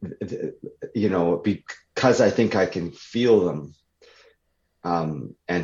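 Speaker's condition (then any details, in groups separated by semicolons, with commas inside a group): Stuttering; stutter since childhood, ongoing as adult; unpredictable which words will be hard to say, constant ambush, words felt physically throughout body; prolonged sounds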